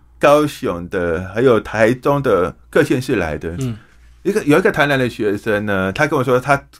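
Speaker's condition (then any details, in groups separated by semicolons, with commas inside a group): Hearing impairment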